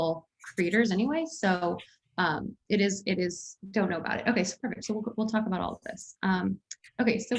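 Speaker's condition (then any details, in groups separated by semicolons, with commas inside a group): No condition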